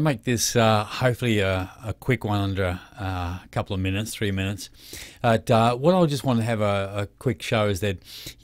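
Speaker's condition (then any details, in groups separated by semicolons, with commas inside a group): No condition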